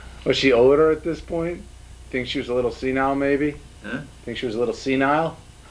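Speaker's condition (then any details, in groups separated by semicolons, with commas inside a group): No condition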